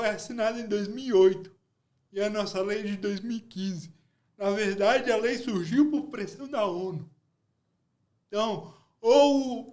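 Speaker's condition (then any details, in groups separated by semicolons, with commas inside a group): Cerebral palsy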